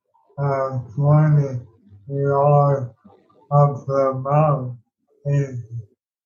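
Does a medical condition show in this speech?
Yes: ALS; walked with two walking sticks at an earlier stage.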